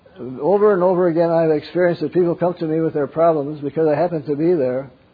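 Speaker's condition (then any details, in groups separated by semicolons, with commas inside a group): Parkinson's; wakes up around 3 am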